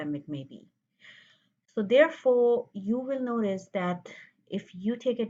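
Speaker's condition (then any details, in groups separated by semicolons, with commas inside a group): No condition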